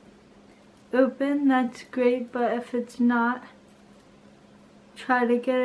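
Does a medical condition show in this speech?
Yes: cerebral palsy.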